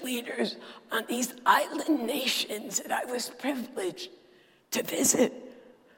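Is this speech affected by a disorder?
Yes: dysphonia; dysphonia diagnosed about a decade ago, lost ability to sing; sultry voice, not a sore throat, still preaches with this voice.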